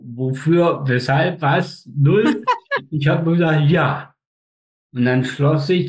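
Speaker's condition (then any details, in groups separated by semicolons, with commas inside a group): Spastic tetraparesis; birth injury, cord around neck, oxygen loss up to 15 minutes, all four limbs, facial paralysis; slightly hoarse from many speeches; difficulties controlling speech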